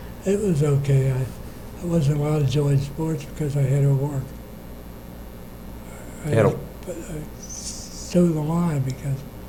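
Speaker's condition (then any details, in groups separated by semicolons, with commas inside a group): Parkinson's disease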